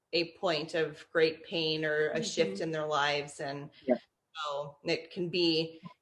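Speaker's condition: No condition

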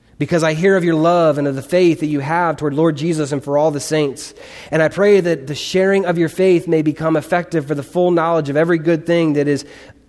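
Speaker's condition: No condition

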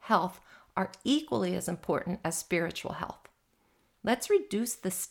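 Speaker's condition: No condition

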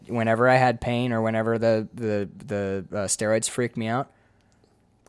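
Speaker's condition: No condition

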